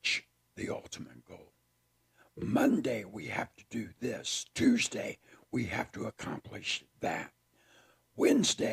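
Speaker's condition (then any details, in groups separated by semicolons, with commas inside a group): Throat cancer; tracheostomy tube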